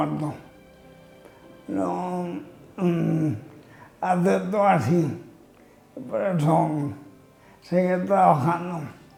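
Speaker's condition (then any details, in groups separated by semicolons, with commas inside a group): Amyotrophic lateral sclerosis (ela)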